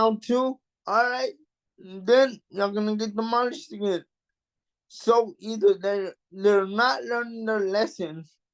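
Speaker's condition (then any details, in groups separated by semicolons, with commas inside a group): Cerebral palsy; mild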